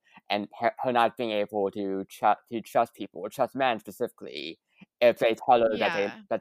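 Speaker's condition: Stutter; stutter persisting into adulthood; mild stutter, still trying to overcome it; stutters multiple times in podcast recordings, stutters clipped out in editing; repeated sounds

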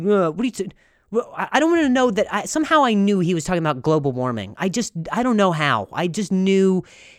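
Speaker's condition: Stuttering; vocal contusion and major concussion, seen by neurologist, chiropractor, physical therapist; past inability to say things in the moment, considers own voice unusual; repeated sounds, prolonged sounds

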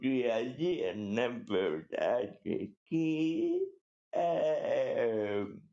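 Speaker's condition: Cerebral palsy; present from birth

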